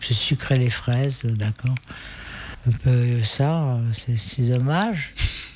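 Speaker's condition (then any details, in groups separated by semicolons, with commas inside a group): Parkinson's disease; noticed through trouble cycling on Île de Ré, can no longer ride a bike, uses wheelchair; no tremor during interview, on medication; rate sometimes slightly slowed, possibly from medication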